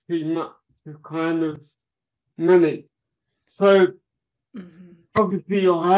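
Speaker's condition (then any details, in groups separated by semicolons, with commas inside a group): Cerebral palsy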